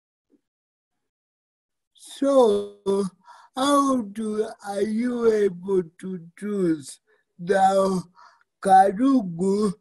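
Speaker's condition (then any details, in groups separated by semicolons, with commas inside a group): Cerebral palsy; fine motor skill challenges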